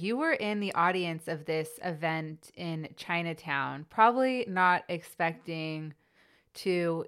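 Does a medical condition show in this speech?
No.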